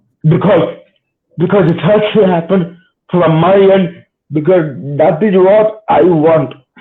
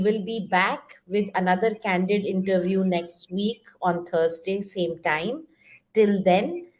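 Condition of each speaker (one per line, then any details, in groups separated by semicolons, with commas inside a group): Cerebral palsy; spastic type, very tight muscles, from birth, types with one finger; slow speech, formerly very impaired, 10-15 years to master
No condition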